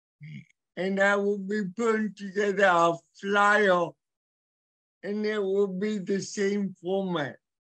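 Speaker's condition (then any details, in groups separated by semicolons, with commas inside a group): Cerebral palsy; hearing impaired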